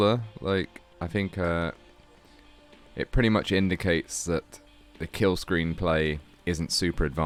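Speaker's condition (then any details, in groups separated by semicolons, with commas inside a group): No condition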